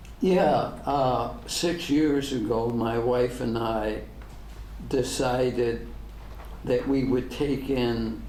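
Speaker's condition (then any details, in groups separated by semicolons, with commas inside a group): ALS; degenerative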